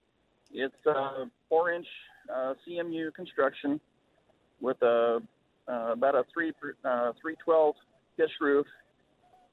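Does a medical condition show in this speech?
No.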